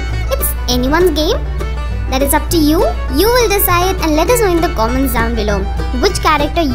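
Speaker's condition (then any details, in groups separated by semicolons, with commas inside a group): No condition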